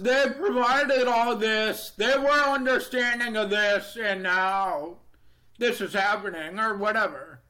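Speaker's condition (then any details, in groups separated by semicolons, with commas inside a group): Deafness, Neurofibromatosis Type 2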